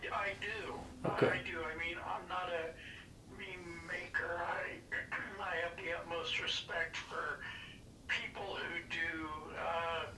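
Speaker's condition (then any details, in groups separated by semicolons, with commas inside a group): Parkinson's disease; battery pack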